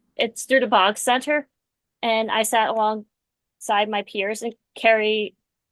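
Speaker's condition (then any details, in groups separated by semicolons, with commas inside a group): No condition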